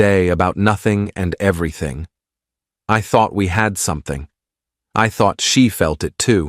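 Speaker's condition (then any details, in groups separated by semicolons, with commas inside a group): No condition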